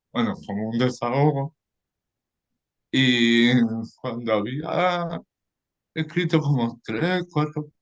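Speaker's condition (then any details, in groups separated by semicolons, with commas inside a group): Cerebral palsy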